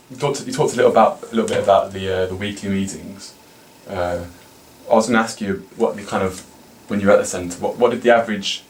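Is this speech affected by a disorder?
No.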